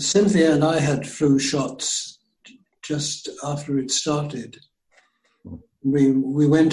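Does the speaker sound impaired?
Yes: Parkinson's; signs noticed about 6 weeks ago after bike fall, balance lost, cannot ride bike.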